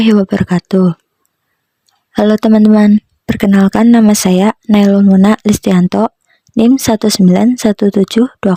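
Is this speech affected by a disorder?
No.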